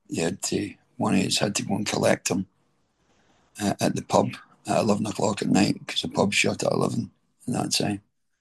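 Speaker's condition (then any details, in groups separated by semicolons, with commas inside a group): Throat cancer treatment effects, stage 4 throat cancer; voice changed by throat cancer and treatment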